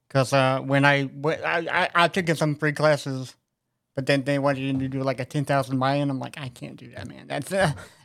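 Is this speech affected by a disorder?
Yes: cerebral palsy; right hand affected, limited use of right hand, left-handed; very low baritone voice, found via SingStar phone app.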